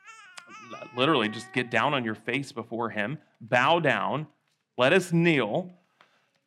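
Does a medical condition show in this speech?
No.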